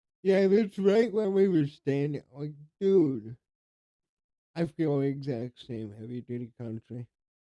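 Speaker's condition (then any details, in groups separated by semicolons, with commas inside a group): Cerebral palsy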